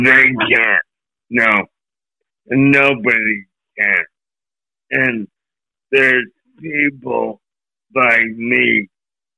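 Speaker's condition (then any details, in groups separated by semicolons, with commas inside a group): ALS; slow progressing, symptoms began 8 years ago, 8-hour spine operation 7 years ago then declined, walks with walker, clinic through VA; age 72, diagnosed 6 years ago after 2 years of testing, still driving and going to gym; voice affected since about 2 years ago, voice worst symptom, voice sound audibly changed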